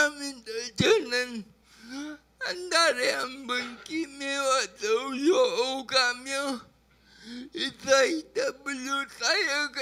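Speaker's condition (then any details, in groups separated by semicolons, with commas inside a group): Brain lesion disability grade 1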